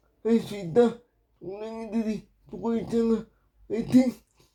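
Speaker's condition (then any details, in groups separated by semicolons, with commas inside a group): Brain lesion disability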